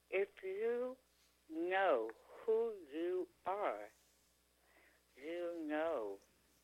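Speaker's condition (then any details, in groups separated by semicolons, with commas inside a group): Tongue cancer; feeding tube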